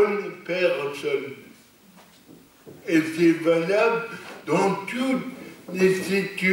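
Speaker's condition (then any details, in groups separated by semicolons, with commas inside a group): Cerebral palsy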